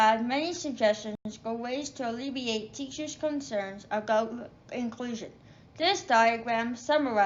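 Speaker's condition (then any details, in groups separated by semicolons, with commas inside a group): Cerebral palsy; from birth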